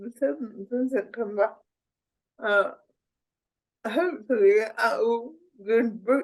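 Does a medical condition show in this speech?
Yes: cerebral palsy; speech impediment.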